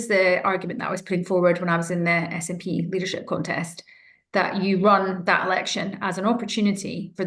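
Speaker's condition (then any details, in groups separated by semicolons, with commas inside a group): No condition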